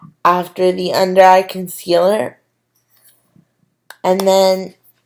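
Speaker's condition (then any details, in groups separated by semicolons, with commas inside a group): Cerebral palsy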